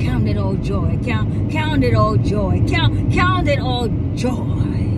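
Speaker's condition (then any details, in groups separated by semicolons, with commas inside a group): No condition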